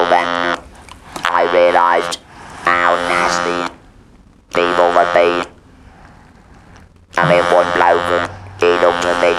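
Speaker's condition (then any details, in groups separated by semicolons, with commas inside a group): Laryngeal cancer with laryngectomy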